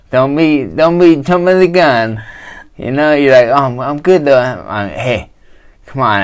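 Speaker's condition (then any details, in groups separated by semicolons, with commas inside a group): Traumatic brain injury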